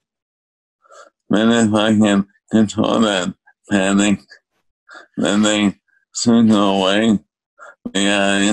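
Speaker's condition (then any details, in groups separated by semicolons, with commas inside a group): ALS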